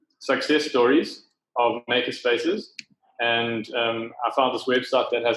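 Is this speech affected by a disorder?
No.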